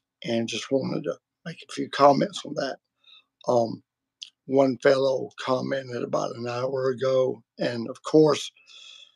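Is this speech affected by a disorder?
Yes: vocal cord surgery; including laser treatment.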